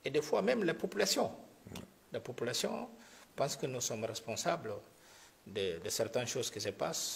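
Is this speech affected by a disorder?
No.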